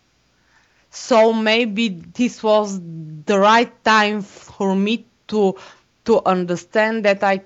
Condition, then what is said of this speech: Stuttering. Now you said that you hardly have any problem with colleagues and you don't Yeah, stutter very yeah.